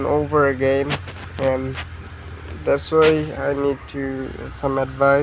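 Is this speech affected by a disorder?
No.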